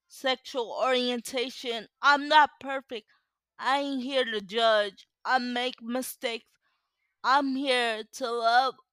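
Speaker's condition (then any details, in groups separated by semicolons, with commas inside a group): Cerebral palsy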